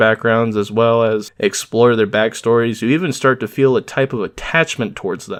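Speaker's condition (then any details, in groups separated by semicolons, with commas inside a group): No condition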